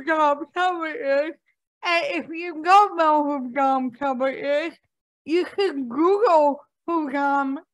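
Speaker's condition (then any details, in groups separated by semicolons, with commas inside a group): Cerebral palsy; cerebral palsy from lack of oxygen at birth, right-brain damage affecting left side of body; impaired speech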